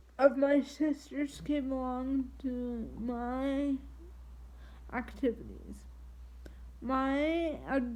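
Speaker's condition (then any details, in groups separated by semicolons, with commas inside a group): Triplegic cerebral palsy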